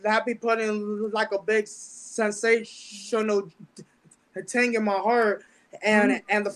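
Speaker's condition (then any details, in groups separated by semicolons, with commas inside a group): Stutter; mild stutter, speech impediment since about age 10; avoids long talking on stage, fears certain words coming out, fears mockery for unfinished sentences; repeated words, prolonged sounds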